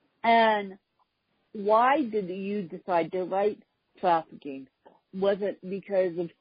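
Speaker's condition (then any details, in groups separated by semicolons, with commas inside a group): Cerebral palsy, mixed, moderate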